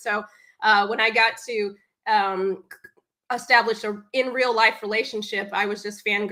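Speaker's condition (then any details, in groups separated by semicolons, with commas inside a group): No condition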